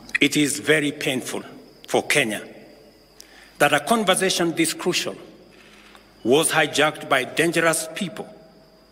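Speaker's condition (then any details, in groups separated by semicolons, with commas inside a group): No condition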